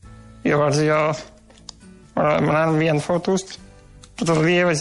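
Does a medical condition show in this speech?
Yes: Duchenne muscular dystrophy; dictates instead of writing, colds or bronchitis cause suffocation crises treated with morphine.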